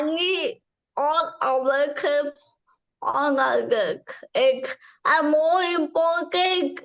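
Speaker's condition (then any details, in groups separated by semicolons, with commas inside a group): Cerebral palsy; from birth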